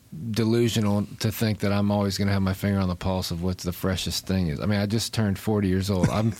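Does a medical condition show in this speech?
No.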